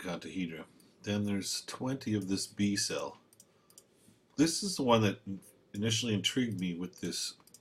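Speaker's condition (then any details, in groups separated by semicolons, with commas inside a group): No condition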